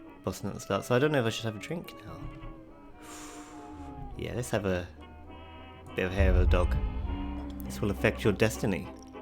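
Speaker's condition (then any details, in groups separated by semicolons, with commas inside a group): No condition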